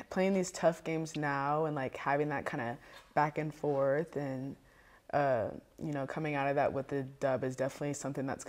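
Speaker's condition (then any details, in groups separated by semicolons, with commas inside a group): No condition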